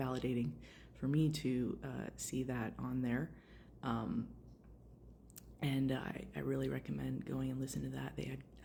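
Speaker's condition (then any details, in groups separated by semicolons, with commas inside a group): No condition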